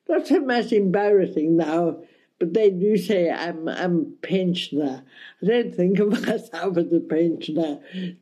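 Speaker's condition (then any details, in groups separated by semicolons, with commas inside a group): Cerebral palsy, mild; speech affected a bit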